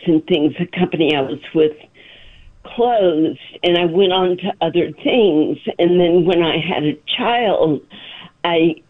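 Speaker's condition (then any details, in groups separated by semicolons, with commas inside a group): Spasmodic dysphonia; spasmodic dysphonia for a short time, Botox treatments with good result, walks slowly with cane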